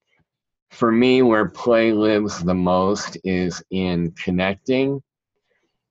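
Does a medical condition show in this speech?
Yes: cleft palate; speech impediment still present, talked funny as a child.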